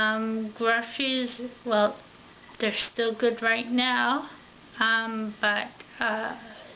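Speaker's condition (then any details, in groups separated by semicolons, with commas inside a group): Ataxia; affects mouth and tongue coordination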